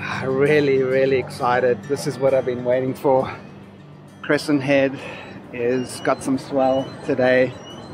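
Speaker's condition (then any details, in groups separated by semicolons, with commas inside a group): No condition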